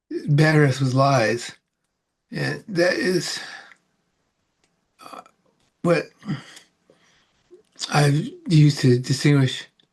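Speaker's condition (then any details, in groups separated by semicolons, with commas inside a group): Parkinson's; about 18 years since onset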